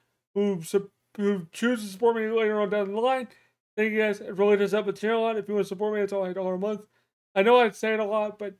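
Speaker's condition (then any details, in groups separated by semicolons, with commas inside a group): Cerebral palsy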